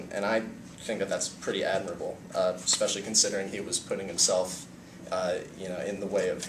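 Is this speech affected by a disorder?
No.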